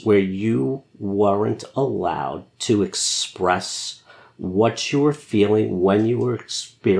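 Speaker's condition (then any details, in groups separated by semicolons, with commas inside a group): No condition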